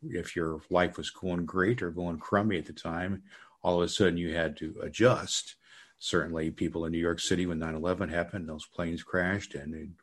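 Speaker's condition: No condition

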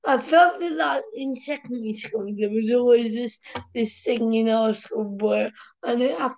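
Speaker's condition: Cerebral palsy, mild; speech affected a little, daily speech therapy and physiotherapy at special needs school from age 2.5

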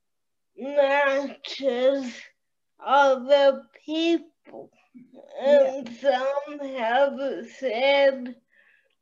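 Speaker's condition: Cerebral palsy

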